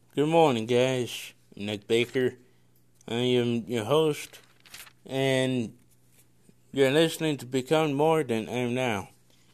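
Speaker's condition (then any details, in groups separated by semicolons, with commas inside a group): Cerebral palsy; congenital, no known medical cause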